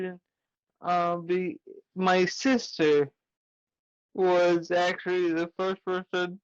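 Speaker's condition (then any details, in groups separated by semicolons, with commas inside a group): Traumatic brain injury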